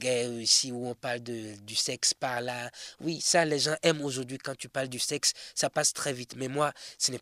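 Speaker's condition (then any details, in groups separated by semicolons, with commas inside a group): No condition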